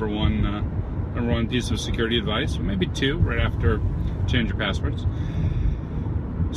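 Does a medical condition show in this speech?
No.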